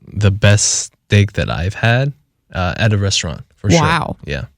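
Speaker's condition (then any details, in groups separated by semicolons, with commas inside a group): No condition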